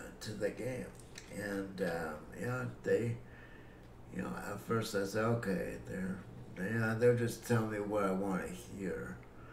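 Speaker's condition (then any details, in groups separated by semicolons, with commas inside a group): Cerebral palsy; affects muscle coordination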